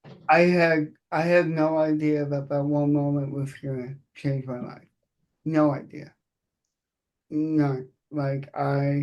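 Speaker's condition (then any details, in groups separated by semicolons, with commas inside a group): Cerebral palsy; from birth, surgeries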